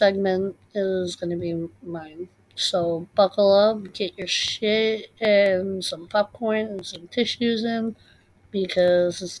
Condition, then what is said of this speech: Cleft palate. All you're going to hear is me, like, wheezing or breathing heavy.